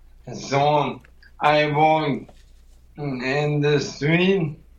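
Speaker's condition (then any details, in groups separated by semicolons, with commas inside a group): ALS; weight loss, weak muscles, falls, trouble using hands and arms, can no longer write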